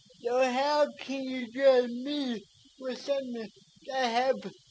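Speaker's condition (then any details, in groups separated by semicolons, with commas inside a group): Cerebral palsy; speech affected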